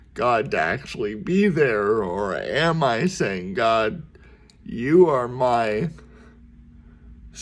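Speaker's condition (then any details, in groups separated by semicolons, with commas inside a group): Cerebral palsy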